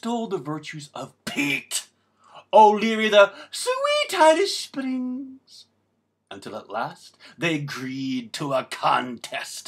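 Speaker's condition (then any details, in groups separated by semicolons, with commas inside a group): No condition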